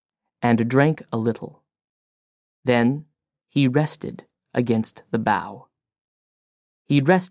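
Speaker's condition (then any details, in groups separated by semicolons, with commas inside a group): No condition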